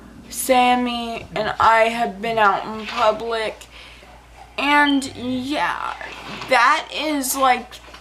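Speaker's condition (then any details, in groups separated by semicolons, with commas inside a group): Cerebral palsy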